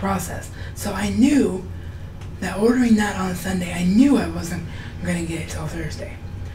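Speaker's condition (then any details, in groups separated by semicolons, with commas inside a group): Cerebral palsy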